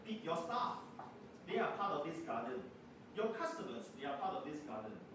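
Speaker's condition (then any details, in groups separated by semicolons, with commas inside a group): No condition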